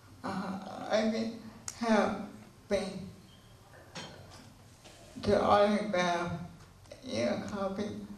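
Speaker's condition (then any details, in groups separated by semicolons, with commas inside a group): Cerebral palsy; since birth, unable to run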